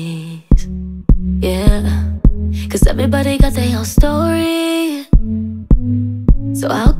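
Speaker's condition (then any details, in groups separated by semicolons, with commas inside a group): No condition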